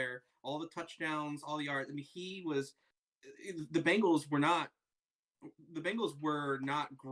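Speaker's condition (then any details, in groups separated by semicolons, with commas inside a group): No condition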